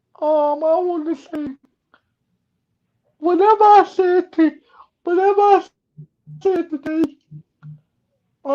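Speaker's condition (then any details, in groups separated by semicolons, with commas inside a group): Cerebral palsy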